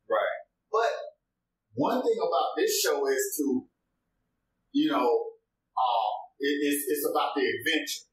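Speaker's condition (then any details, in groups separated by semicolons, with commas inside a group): No condition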